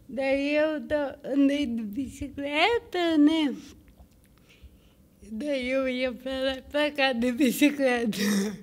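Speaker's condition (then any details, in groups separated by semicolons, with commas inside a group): Cerebral palsy; from birth, medical negligence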